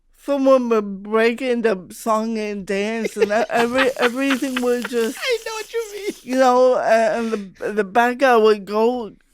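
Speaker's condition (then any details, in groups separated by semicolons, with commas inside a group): Cerebral palsy; speech sounds unusual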